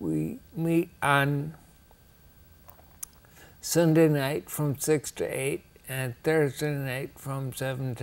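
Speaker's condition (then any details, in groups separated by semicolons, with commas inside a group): Ataxia; rare, progressive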